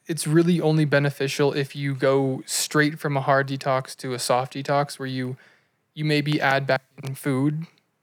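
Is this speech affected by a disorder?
No.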